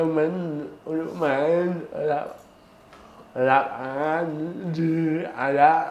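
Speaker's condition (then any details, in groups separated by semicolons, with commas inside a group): Cerebral palsy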